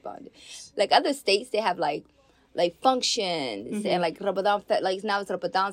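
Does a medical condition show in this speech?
No.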